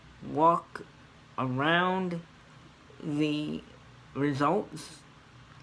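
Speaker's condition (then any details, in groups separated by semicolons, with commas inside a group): Cerebral palsy; scoliosis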